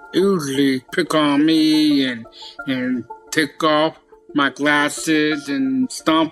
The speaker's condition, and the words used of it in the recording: Down syndrome. I would say about my acting, I don't get a stutter at all.